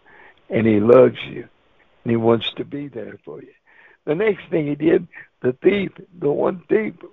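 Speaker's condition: Cerebral palsy; wheelchair user

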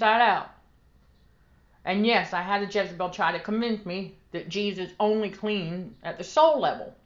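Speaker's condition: No condition

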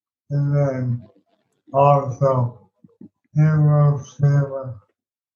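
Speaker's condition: ALS

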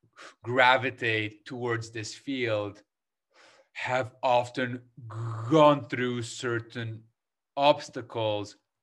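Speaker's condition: Stutter; stutter since growing up in Lebanon, stutter taboo there, avoided speaking almost entirely when younger; audible stutter during interview, discloses stutter to listeners upfront; stutters in all six spoken languages, gets stuck, disfluencies often misinterpreted by listeners; prolonged sounds

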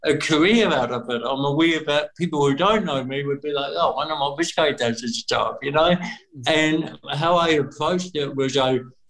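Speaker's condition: Cerebral palsy; speaking a stated limit

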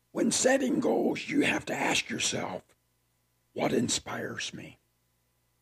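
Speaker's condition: Partial laryngectomy; sudden painless near-whisper at onset, no speech after laryngectomy, taught to speak with tracheostomy tube

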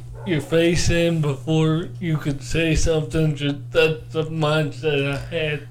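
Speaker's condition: Cerebral palsy; cerebral palsy from birth, four months premature, under one pound, cord around neck, born not breathing, resuscitated; audible speech impediment, speech only affected function

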